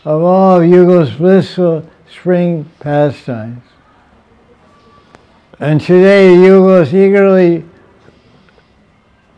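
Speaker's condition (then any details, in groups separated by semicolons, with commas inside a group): Deafness; relies on audience feedback for volume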